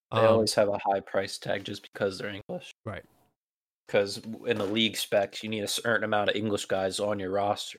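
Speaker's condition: No condition

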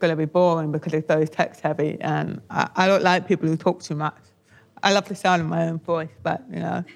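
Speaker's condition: Deafness; born profoundly deaf, taught lip reading, hearing aids, English first language, Auslan learned ten years ago; bilingual English and Auslan, prefers captioning over Auslan at shows

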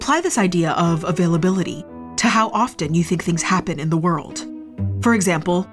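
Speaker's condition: No condition

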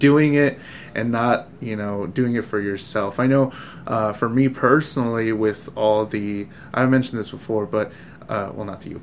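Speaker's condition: No condition

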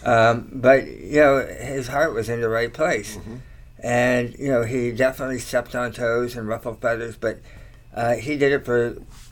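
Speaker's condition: Tongue cancer surgery; slight slur, talks okay

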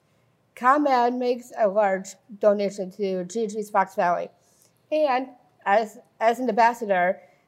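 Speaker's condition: Down syndrome; congenital

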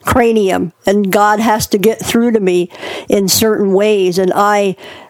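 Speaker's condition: Cleft palate; born two months premature

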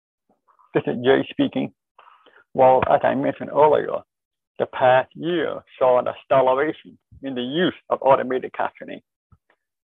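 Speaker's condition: Deafness, born deaf, cochlear implant

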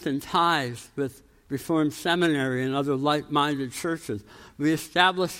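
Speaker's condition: Tongue cancer, jaw reconstruction

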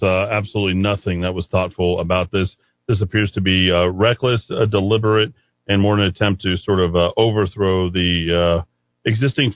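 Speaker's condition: No condition

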